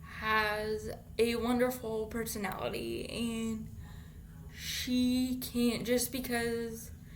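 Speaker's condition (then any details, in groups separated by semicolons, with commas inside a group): Cerebral palsy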